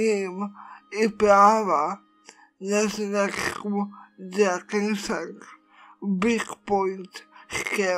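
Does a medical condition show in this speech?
Yes: cerebral palsy.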